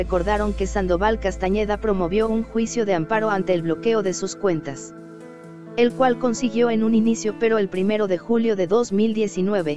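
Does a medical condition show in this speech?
No.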